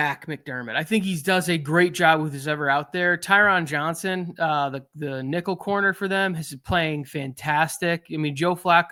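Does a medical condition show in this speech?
No.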